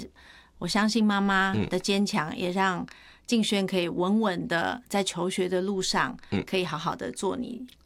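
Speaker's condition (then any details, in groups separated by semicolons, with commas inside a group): No condition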